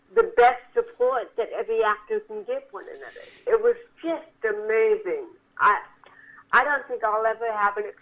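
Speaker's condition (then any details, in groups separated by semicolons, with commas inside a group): Cerebral palsy; from birth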